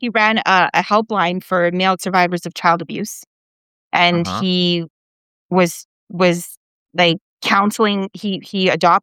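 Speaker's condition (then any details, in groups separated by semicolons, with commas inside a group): No condition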